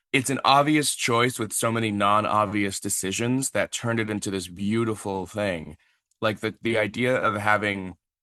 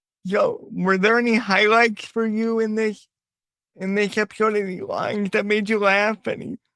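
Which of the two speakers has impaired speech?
The second: cerebral palsy; physical disability; voice sometimes sounds childlike.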